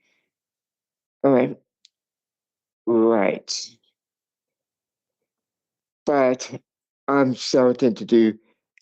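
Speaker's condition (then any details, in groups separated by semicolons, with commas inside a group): Cerebral palsy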